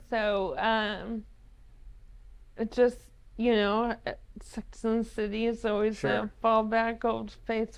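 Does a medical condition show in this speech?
Yes: ALS.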